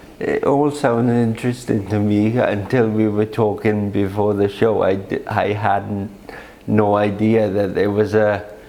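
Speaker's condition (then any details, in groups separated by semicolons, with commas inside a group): Cerebral palsy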